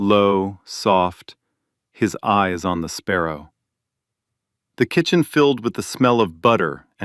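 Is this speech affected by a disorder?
No.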